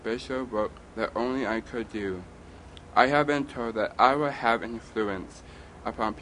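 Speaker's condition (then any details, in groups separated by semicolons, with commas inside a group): Down syndrome; young adult man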